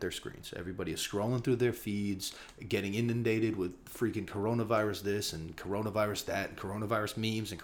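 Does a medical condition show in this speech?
No.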